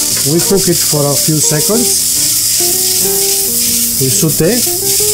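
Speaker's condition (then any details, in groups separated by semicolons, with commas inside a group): No condition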